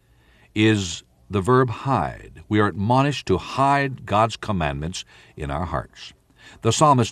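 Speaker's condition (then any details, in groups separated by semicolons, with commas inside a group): No condition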